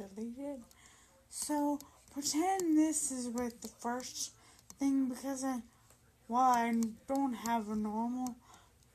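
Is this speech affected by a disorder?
Yes: brain injury.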